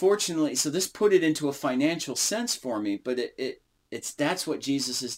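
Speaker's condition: No condition

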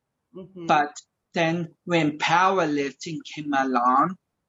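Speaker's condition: Cerebral palsy; speech affected

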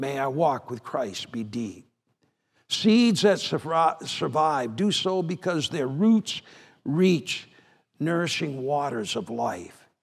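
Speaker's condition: No condition

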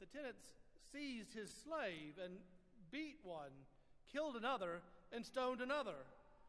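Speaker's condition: No condition

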